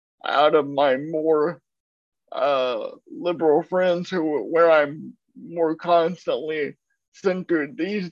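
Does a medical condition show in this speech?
Yes: cerebral palsy; uses a wheelchair, moves at a slow pace.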